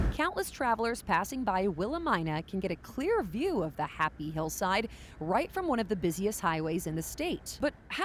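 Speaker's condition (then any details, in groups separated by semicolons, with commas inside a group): No condition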